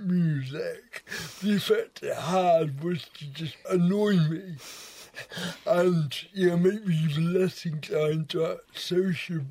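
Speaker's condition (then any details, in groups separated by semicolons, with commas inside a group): Cerebral palsy; wheelchair user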